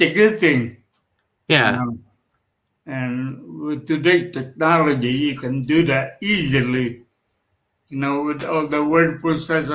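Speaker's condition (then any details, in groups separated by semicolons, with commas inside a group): Cerebral palsy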